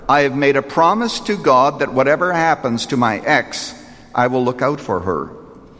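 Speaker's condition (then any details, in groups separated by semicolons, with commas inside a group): No condition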